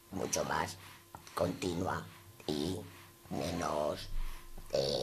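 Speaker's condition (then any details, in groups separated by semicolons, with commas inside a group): Total laryngectomy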